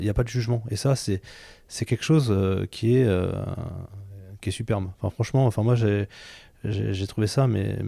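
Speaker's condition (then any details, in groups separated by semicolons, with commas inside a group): No condition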